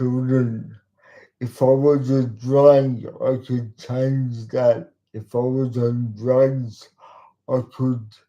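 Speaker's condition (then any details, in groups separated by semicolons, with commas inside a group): Cerebral palsy; talks slowly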